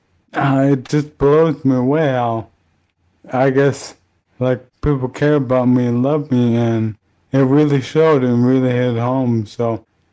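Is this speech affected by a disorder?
Yes: ALS; young onset, diagnosed age 29, progressive neurodegenerative, affects walking, speech and eventually breathing; still speaking, speech loss expected, breathing failure expected, tracheotomy with 24-hour care and suctioning anticipated.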